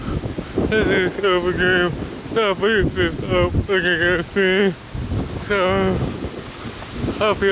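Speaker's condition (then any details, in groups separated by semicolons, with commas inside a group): Cerebral palsy; speech disability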